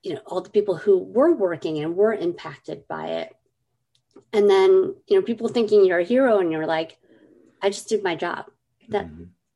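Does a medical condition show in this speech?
Yes: cleft lip and palate; some speech issues growing up.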